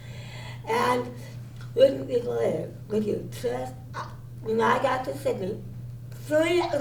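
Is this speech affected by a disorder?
Yes: cerebral palsy.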